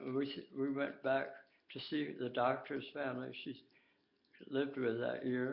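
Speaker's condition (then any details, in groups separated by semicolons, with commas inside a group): Tongue cancer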